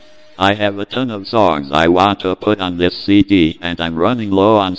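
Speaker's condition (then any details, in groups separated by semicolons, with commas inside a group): Cerebral palsy; speech impediment, own speech hard to understand, uses speech synthesizers, deck talk programmed to sing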